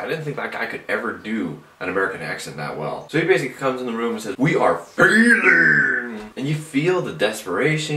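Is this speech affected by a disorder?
No.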